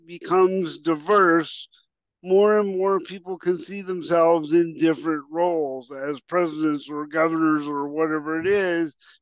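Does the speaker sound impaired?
Yes: cerebral palsy; past childhood orthopedic surgeries like hip and heel cord operations.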